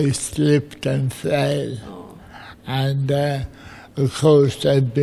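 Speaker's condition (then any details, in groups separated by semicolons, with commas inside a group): Cerebral palsy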